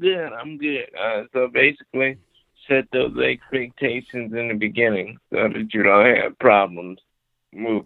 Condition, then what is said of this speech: Cerebral palsy. Jerk when you're like, no, I'm not drunk, you jerk. This is how I speak.